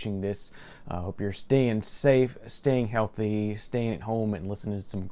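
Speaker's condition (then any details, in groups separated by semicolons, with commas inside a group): No condition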